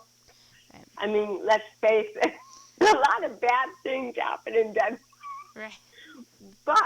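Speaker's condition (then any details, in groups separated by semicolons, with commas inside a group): Cerebral palsy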